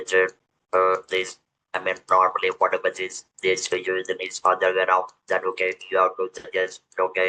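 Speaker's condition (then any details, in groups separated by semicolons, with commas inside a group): Throat cancer, electrolarynx user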